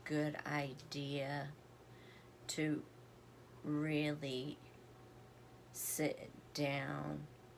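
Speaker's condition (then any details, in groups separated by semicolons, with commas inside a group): Essential tremor; voice, progressive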